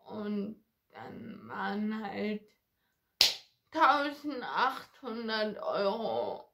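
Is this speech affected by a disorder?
Yes: ataxia; ataxia affecting hands and fingers.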